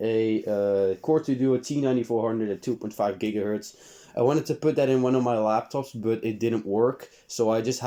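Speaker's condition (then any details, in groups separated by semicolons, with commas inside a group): No condition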